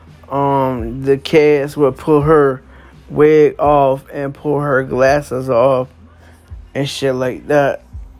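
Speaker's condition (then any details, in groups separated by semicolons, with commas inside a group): Cerebral palsy; able to walk, able to talk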